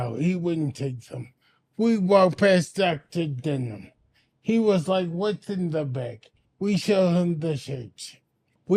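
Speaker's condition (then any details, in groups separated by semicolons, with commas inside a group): Anoxic brain injury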